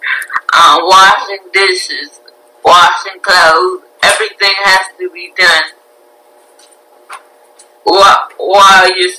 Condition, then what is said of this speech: Ataxia. Well, that's the beginning of it, stumbling when we walk, and speech impediments.